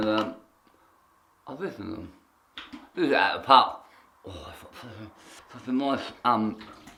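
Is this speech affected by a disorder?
Yes: tongue cancer; half tongue removed.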